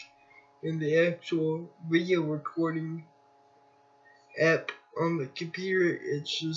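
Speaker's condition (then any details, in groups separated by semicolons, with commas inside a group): Cerebral palsy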